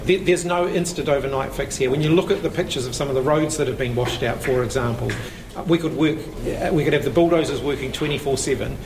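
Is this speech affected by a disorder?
No.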